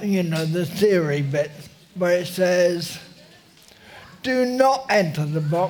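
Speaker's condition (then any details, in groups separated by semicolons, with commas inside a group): Motor neurone disease; uses wheelchair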